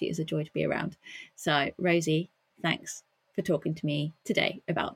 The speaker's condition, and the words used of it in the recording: No condition.